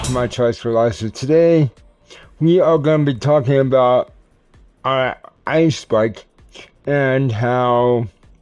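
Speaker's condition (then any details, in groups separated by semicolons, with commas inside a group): Cerebral palsy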